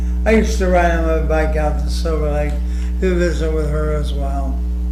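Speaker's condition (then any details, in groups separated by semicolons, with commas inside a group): ALS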